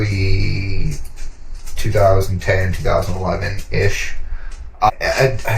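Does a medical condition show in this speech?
No.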